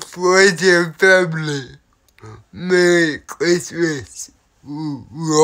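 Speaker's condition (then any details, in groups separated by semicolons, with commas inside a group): Cerebral palsy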